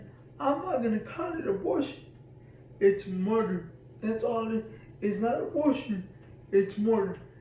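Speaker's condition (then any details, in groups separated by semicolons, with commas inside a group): Cerebral palsy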